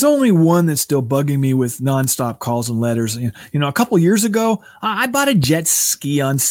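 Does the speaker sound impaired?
No.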